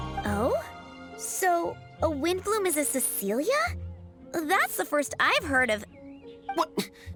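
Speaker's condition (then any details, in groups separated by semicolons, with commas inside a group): No condition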